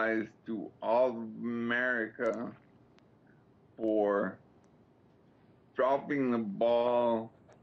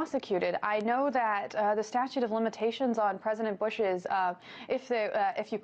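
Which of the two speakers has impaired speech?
The first: slurred speech after coma; after four-day coma, lost dexterity, upper body strength, paralyzed; stopping nourishment and life-extending medication; speech significantly slurred.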